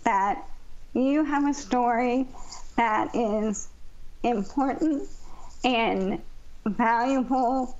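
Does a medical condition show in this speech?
Yes: ALS; ALS over 15 years since diagnosis.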